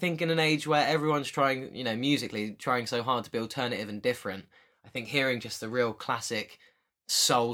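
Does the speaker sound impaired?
No.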